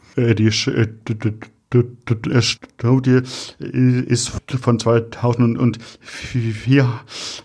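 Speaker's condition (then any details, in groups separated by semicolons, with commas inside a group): Stuttering; developmental, lifelong, possibly inherited, father stuttered, brother fluent, logopedic speech therapy, constant since second grade; frequent word and part-word repetitions, many fillers Äh, broken-off words; repeated sounds, prolonged sounds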